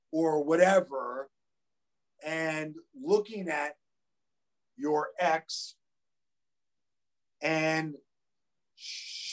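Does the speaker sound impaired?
Yes: aphasia; aphasia after an accident, persistent, not expected to go away; attends Stroke Comeback Center, working to improve talking; words often don't come out when trying to speak.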